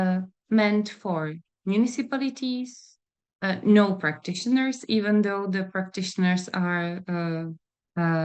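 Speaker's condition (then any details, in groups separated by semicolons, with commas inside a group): No condition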